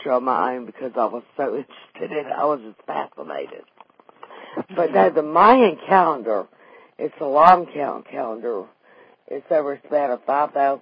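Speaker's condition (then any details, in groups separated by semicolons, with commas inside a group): Vocal cord paralysis after stroke; wheelchair user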